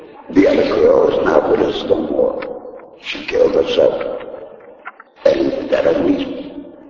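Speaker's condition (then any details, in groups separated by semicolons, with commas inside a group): Laryngectomy; voice box removed by surgery, speech device placed in throat; talks with throat device, needs thumb to talk; taught to talk with throat device, cannot talk without thumb, earlier voice loss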